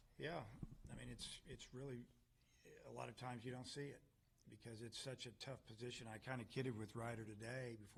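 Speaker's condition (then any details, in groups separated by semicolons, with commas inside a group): No condition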